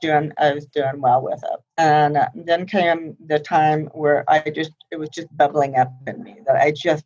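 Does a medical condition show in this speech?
Yes: profound hearing loss; congenital profound hearing loss, mostly higher frequencies, hearing aids tried repeatedly but never worked well enough; relies on lip reading and body language.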